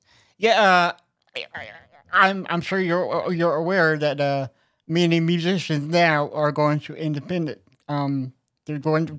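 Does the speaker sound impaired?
Yes: cerebral palsy; very low baritone voice, found via SingStar phone app.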